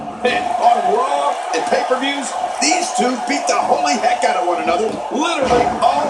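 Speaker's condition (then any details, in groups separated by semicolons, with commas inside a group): No condition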